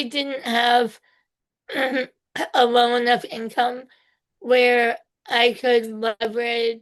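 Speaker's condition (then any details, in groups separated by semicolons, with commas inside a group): Spinal muscular atrophy type two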